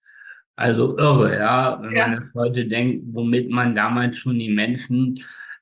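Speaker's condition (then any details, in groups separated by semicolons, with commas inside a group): Spastic tetraparesis; difficulties controlling speech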